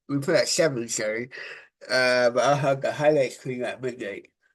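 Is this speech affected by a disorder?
Yes: cerebral palsy.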